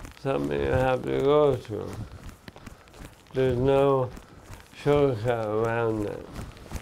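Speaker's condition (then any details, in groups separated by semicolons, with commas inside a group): ALS; bulbar onset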